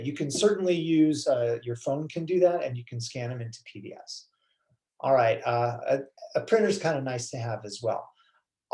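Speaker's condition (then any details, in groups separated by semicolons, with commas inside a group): No condition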